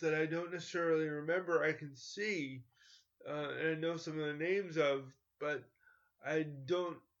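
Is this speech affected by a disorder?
Yes: cerebral palsy; coordination issues, uses crutches.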